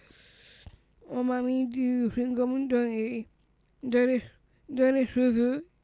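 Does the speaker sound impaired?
Yes: Down syndrome (trisomy 21); congenital heart malformation, heart surgery at age one after Staphylococcus aureus infection, second heart operation near right ventricle; age 39; childhood speech therapy to tone tongue, swallowing problems, slowness.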